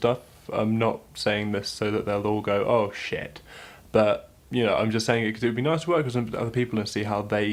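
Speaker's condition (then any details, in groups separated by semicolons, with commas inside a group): No condition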